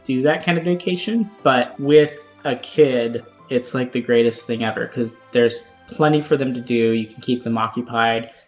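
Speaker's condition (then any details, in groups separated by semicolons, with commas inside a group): No condition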